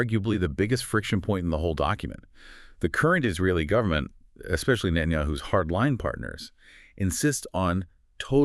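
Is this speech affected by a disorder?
No.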